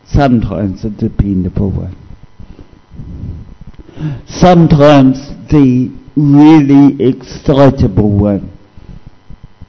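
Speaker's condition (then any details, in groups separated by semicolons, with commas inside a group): Cerebral palsy; discovered at age 2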